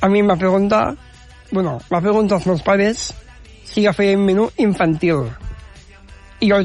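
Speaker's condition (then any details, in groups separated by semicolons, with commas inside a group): Down syndrome; adult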